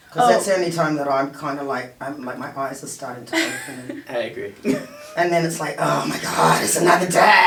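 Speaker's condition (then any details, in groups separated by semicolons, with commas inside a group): No condition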